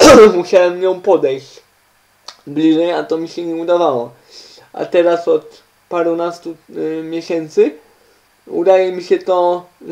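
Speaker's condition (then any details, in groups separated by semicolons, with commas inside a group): Cerebral palsy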